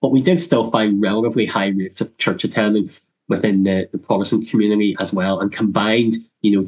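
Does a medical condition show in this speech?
Yes: cleft lip and palate; congenital, surgery and dental surgery in childhood; much speech therapy in childhood, dreaded reading aloud and public speaking as child.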